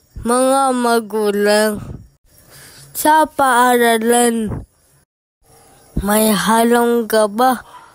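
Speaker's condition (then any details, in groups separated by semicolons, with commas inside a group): Cerebral palsy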